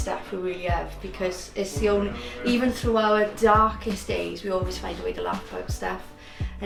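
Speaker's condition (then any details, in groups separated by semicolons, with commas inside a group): No condition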